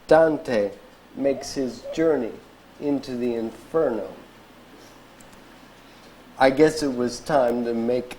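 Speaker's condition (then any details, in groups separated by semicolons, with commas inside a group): ALS; diagnosed eight years ago, at age 35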